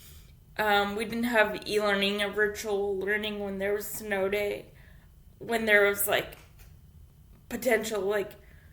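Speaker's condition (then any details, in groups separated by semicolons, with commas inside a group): Cerebral palsy; infant ventilator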